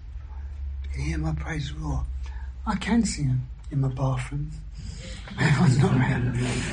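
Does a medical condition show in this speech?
Yes: throat cancer surgery, vocal injections; cancerous neck tumour, operations at Guy's, radiotherapy, one vocal cord half paralysed, deaf one ear, BAHA hearing aid; whispered after surgery, two or three words per breath, injections now allow full sentences.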